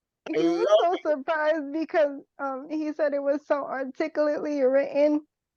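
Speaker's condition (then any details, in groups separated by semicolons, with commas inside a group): Cerebral palsy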